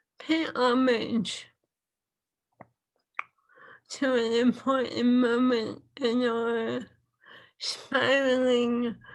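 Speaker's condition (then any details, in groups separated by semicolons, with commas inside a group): ALS; voice changed, singing helps speech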